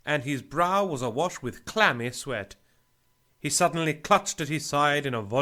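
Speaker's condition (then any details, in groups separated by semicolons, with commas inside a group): No condition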